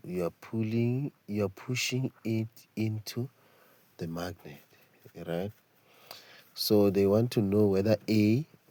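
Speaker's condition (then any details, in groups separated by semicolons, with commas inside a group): No condition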